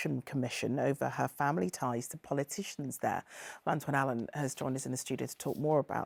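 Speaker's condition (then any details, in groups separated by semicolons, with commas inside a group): No condition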